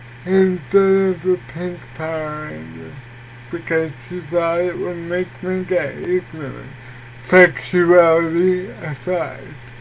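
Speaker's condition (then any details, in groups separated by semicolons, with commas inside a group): Cerebral palsy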